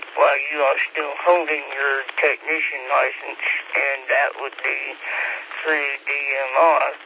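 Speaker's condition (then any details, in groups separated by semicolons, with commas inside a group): Speech impediment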